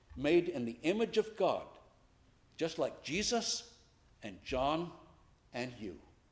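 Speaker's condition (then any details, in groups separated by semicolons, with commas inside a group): No condition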